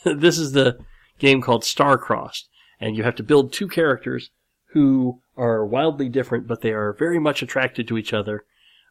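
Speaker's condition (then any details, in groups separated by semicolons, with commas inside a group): Cleft lip and palate; nose still slightly crooked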